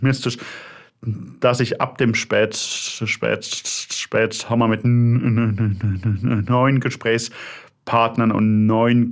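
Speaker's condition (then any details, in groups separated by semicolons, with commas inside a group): Stuttering; developmental, lifelong, possibly inherited, father stuttered, brother fluent, logopedic speech therapy, constant since second grade; part-word and word repetitions, phrase restarts, filler 'äh'; repeated sounds, prolonged sounds, blocks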